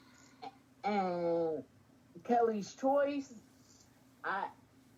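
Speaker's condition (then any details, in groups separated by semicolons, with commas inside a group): Spastic quadriplegic cerebral palsy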